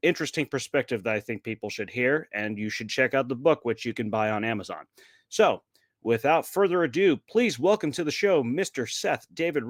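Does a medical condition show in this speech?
No.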